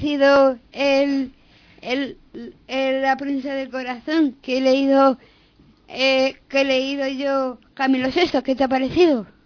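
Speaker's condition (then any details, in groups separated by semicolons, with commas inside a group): Down syndrome; reads news item aloud on live radio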